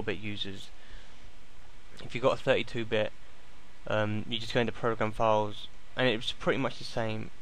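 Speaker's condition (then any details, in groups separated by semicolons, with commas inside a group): No condition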